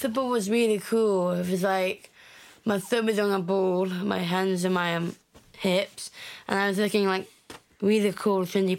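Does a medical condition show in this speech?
Yes: Down syndrome.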